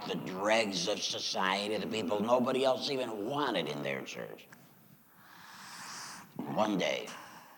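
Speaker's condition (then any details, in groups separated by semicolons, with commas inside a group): Laryngectomy; chemo and radiation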